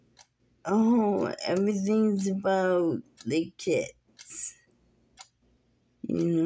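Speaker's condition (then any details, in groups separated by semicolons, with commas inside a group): Muscular dystrophy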